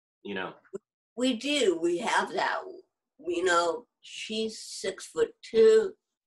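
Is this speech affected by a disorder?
Yes: cerebral palsy.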